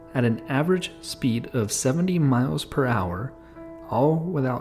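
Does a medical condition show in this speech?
No.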